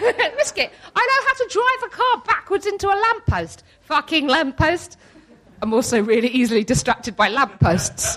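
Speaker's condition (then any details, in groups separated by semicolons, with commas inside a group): Tourette's syndrome; neurological condition, involuntary movements and noises (tics), support worker helps during severe episodes; tics intensify several times a day, seizure-like episodes with loss of body control; sausage, hedgehog, obscene phrases, episodes of total speech control loss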